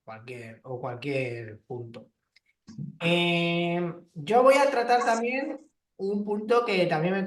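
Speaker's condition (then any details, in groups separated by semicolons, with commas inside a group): No condition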